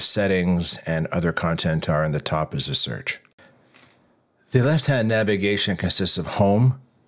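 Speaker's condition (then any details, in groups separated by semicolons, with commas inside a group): No condition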